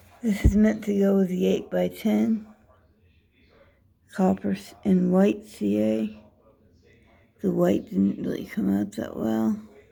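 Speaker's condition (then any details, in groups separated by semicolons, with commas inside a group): Dystonia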